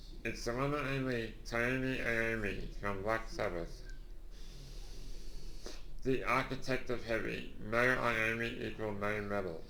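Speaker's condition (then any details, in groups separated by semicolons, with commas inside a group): Duchenne muscular dystrophy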